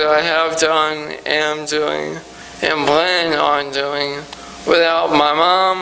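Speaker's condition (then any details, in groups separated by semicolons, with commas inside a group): ALS; recently diagnosed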